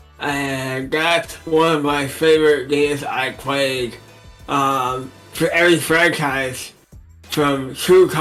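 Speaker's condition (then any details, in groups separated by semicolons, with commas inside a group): Cerebral palsy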